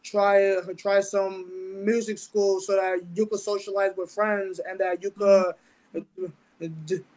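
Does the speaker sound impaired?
Yes: stuttering; mild speech impediment with stutter since about age ten; certain words don't come out; here repeated words, prolonged sounds.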